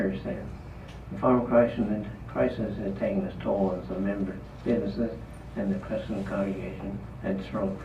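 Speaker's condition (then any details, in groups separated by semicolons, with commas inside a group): Parkinson's disease; trouble talking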